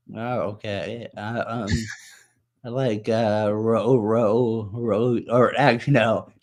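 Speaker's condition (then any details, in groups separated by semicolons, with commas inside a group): Muscular dystrophy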